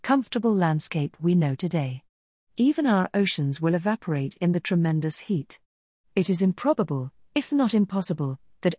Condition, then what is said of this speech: None; typical speech.